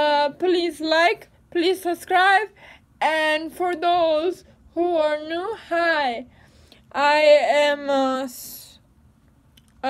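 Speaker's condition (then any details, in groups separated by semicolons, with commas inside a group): Cerebral palsy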